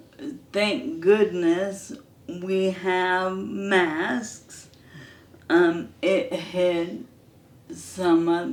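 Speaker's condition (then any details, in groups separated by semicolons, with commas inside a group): ALS; hand onset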